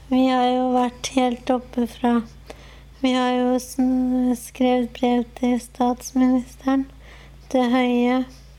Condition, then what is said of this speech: Parkinson's disease. Men jeg har jo blitt tatt for å være tilbakestående når jeg ikke har språk.